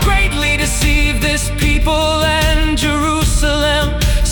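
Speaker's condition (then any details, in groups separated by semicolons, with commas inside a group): No condition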